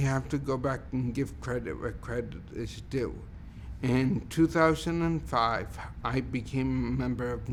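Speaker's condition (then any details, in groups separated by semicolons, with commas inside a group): Cerebral palsy; speech primarily affected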